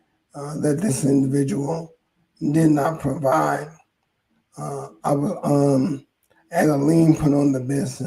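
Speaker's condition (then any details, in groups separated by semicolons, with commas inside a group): ALS; hoarse voice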